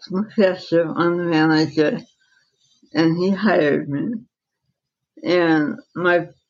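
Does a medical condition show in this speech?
Yes: dystonia, secondary to encephalitis; slight speech impediment.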